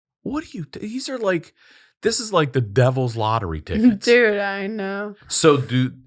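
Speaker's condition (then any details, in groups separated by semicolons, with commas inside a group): No condition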